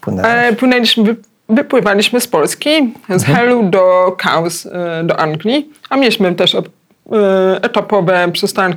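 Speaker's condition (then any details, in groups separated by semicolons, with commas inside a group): Hard of hearing, cochlear implant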